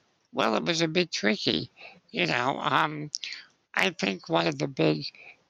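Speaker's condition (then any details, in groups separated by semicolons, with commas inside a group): Spinal muscular atrophy; age 60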